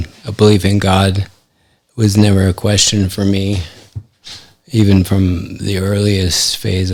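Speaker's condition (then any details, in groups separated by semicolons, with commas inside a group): ALS; affects hand function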